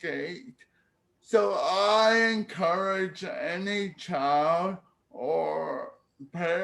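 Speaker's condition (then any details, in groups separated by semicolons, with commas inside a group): Cerebral palsy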